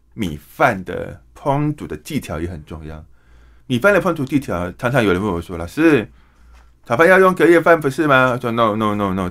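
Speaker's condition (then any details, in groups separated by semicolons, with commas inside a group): Hearing impairment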